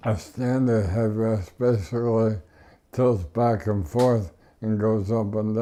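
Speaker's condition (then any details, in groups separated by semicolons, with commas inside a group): ALS; power wheelchair, no tracheostomy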